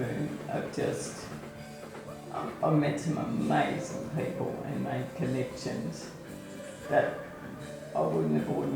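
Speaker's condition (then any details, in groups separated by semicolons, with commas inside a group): ALS/MND; onset foot drop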